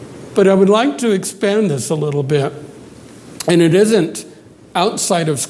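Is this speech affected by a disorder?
No.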